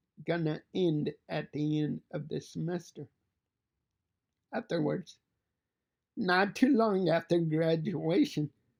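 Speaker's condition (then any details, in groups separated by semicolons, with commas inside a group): Cerebral palsy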